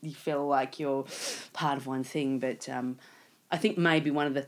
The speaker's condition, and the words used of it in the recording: No condition.